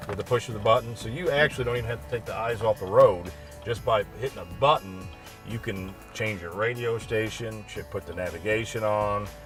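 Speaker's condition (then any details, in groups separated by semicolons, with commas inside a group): No condition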